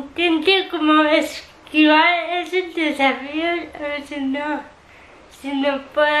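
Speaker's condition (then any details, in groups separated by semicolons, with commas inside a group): Cerebral palsy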